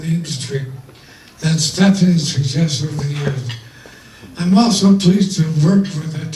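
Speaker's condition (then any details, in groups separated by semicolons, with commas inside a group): ALS; wheelchair user; loss of voice, limited ability to talk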